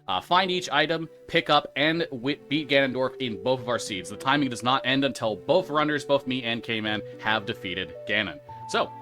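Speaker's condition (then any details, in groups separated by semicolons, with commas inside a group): No condition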